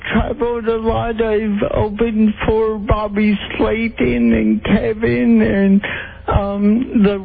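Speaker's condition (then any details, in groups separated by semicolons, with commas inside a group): Cerebral palsy; distinctive impaired speech on phone call, voice matches caller's stage act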